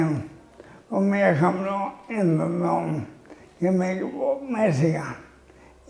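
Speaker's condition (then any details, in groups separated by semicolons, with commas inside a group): Amyotrophic lateral sclerosis (ela)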